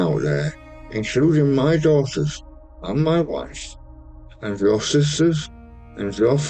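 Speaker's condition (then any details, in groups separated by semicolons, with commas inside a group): Stage 4 tongue cancer, hemiglossectomy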